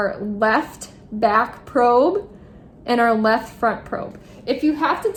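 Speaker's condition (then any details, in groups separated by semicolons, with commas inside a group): No condition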